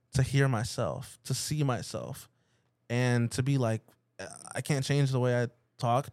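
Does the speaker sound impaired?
No.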